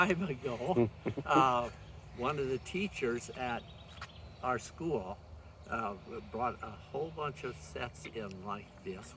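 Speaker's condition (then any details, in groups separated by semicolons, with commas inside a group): No condition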